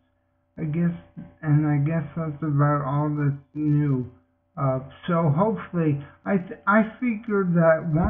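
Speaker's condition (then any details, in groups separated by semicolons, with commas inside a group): Multiple sclerosis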